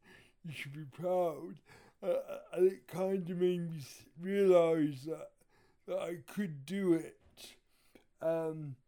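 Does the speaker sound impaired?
Yes: cerebral palsy; wheelchair user.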